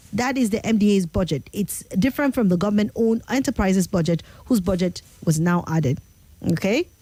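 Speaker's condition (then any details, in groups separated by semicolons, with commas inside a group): No condition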